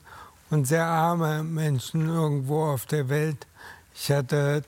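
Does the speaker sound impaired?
Yes: ALS; disc or stroke.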